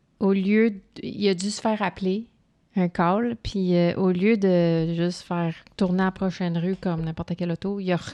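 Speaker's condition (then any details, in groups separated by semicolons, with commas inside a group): No condition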